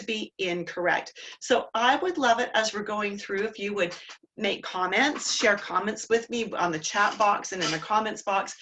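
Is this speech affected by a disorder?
No.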